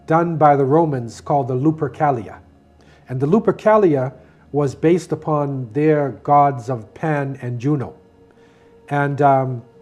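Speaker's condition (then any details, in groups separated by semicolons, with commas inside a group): No condition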